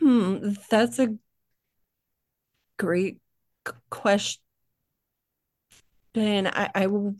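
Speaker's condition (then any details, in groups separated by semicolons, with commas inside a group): Stuttering; stutter since childhood, more severe when younger, quiet child avoiding speaking, NSA workshop in Fort Lauderdale; still stutters, no problems communicating at work, growing confidence; more comfortable the more people spoken to, sound repetitions; blocks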